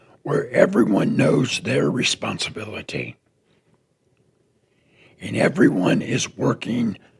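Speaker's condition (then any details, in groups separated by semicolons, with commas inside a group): Throat cancer; tracheostomy tube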